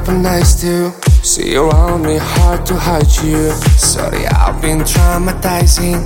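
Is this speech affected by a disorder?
No.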